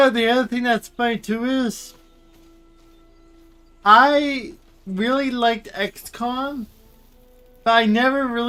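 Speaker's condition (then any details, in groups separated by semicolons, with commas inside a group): Cerebral palsy; wheelchair user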